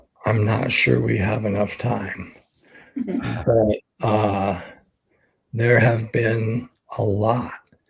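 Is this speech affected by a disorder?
Yes: ALS; expects to lose voice very soon.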